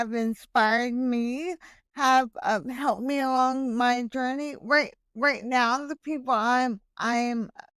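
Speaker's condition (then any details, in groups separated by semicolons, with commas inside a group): Hemiplegic cerebral palsy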